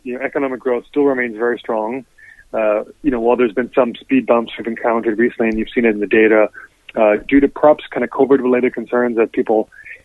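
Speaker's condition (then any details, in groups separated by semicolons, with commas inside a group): No condition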